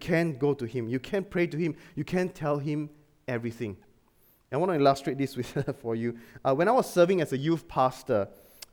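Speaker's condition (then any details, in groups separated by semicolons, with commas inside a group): No condition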